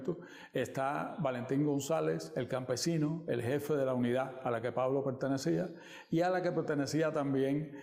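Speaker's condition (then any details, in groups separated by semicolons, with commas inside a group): No condition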